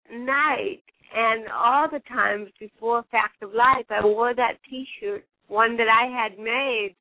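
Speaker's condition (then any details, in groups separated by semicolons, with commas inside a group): Cerebral palsy; since birth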